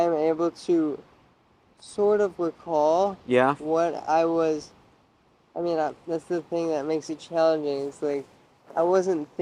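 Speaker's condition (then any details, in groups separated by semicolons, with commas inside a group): Traumatic brain injury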